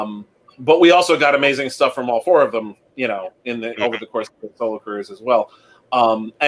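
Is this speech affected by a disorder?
No.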